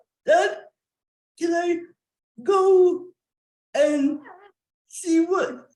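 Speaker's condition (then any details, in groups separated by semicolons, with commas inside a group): Cerebral palsy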